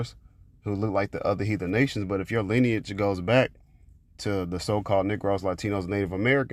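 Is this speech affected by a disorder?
No.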